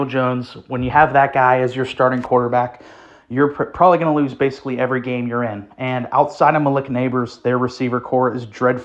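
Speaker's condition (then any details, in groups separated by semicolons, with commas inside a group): No condition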